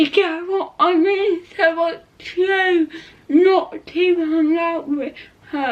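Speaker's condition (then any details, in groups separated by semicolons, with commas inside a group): Cerebral palsy; not quadriplegic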